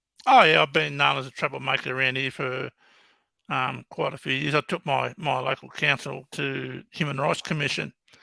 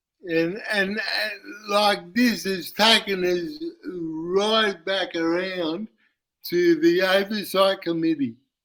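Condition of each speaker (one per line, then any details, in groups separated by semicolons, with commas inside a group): No condition
Cerebral palsy; uses wheelchair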